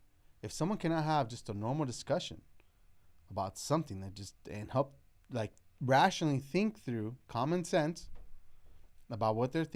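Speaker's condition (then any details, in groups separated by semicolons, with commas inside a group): No condition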